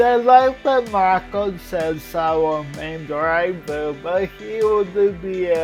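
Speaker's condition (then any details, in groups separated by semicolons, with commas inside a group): Cerebral palsy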